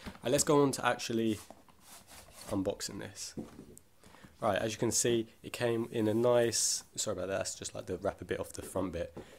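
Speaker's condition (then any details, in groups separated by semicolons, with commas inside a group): No condition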